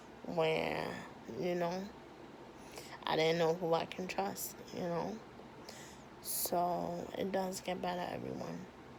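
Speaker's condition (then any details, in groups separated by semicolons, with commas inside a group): Cerebral palsy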